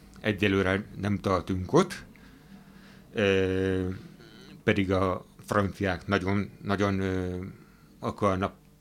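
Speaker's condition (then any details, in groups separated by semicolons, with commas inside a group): Hearing impairment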